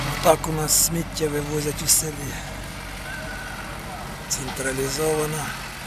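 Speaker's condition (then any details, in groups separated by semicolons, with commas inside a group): No condition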